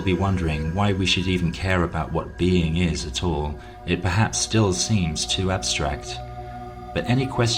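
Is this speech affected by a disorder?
No.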